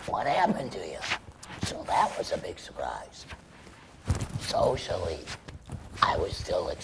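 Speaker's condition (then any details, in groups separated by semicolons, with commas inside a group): Laryngectomy for laryngeal cancer; total laryngectomy, neck stoma, prior tumor surgeries, chemoradiation; radiation fibrosis, neck muscle cramps, little throat feeling; natural voice lost, swallowing difficulty, throat narrowing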